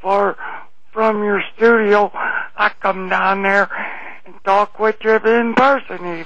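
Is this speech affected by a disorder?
Yes: laryngeal cancer; cancer of voice box, age 49, laryngectomy with electronic buttons advised as only cure; larynx not removed, refusing laryngectomy until unable to speak; laboring to talk, sounds like very old man, stronger when pushed out.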